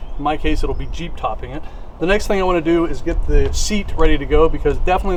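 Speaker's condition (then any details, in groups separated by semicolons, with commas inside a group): No condition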